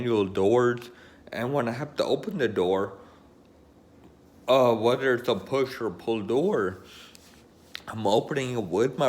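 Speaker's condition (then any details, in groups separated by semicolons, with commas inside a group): Friedreich's ataxia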